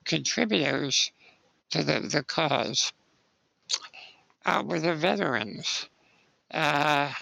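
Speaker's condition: Spinal muscular atrophy; age 60

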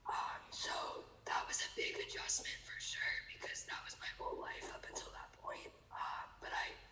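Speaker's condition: Laryngeal papillomatosis; laser surgery to remove papillomas about a week ago

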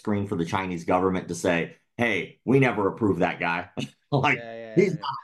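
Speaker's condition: Cleft lip and palate; present from birth; speech impediment, still present

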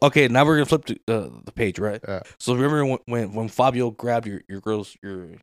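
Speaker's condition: No condition

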